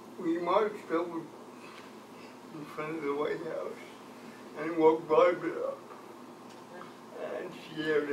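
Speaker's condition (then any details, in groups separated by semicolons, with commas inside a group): Cerebral palsy; from birth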